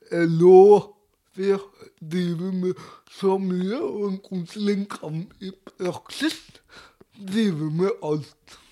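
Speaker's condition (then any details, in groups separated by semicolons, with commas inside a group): Cerebral palsy; speech difficulties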